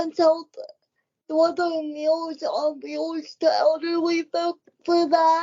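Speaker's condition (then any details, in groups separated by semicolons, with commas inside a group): Cerebral palsy; wheelchair user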